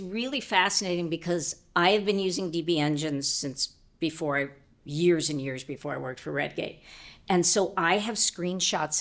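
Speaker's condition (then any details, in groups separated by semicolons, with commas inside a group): No condition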